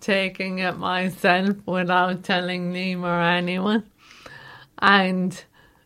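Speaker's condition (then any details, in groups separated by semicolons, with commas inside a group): Motor neuron disease; voice affected, voice among everyday things no longer managed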